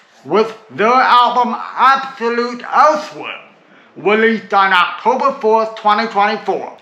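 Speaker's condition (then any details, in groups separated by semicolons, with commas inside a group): Cerebral palsy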